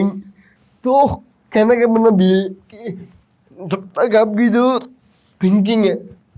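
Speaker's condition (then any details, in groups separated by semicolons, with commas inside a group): Cerebral palsy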